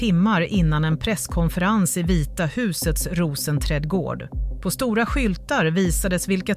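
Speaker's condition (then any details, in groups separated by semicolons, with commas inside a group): No condition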